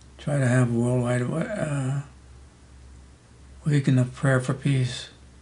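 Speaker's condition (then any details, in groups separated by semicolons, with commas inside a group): Parkinson's disease; mild cognitive impairment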